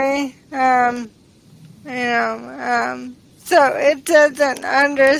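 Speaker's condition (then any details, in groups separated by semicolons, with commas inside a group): ALS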